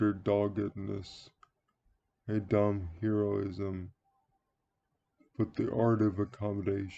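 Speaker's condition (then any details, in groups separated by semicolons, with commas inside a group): Cerebral palsy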